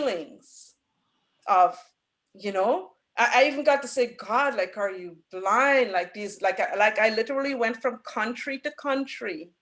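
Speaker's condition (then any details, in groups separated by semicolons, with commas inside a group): No condition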